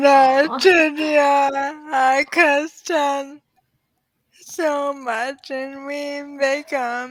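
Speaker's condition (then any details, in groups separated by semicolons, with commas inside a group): ALS; sporadic form, onset in pinky finger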